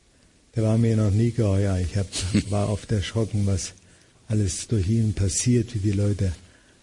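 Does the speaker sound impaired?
Yes: Parkinson's disease; host asks for his voice to be made louder.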